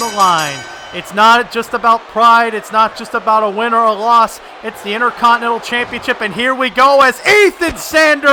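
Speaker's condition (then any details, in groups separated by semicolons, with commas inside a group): No condition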